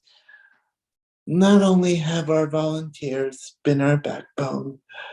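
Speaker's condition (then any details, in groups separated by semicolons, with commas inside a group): Cerebral palsy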